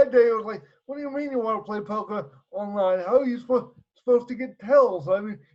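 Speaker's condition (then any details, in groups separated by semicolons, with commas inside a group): Cerebral palsy; voice tone sometimes odd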